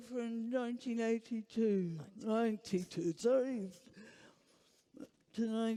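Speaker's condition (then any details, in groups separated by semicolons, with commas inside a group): Huntington's disease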